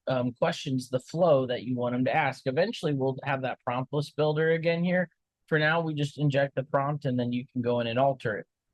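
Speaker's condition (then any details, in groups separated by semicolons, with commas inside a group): No condition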